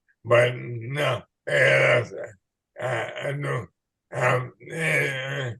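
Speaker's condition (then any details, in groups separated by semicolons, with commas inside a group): ALS/MND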